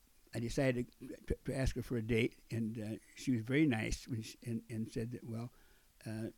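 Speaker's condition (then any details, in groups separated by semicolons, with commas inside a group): Stuttering after combat injury; acquired after combat injuries as marine, eye and internal injuries, four back operations, hip replacement; still not talking very well; stuttered almost 100% at first, could not be understood; repeated sounds, repeated words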